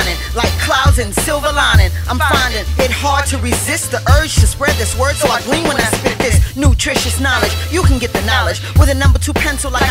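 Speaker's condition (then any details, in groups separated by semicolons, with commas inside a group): No condition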